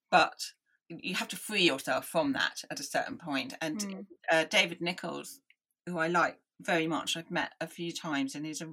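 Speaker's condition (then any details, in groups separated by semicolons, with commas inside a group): Deafness; hopeless and unwieldy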